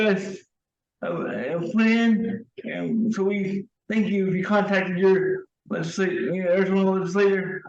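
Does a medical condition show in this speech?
Yes: cerebral palsy; wheelchair user.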